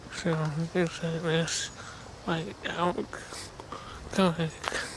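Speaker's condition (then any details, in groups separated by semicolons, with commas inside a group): Cerebral palsy; body affected; speech disability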